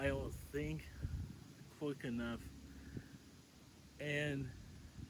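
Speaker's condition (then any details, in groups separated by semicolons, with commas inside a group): Cerebral palsy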